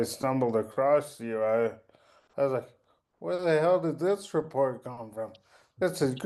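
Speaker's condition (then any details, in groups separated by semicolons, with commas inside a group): Cerebral palsy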